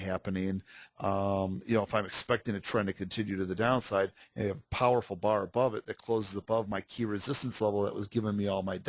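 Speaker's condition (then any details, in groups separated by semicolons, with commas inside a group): No condition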